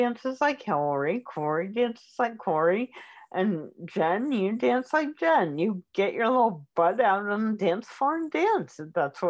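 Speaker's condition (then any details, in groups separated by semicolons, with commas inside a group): Cerebral palsy; form sparing cognition; diagnosed about age three, late physical milestones; early speech, speech therapy in elementary school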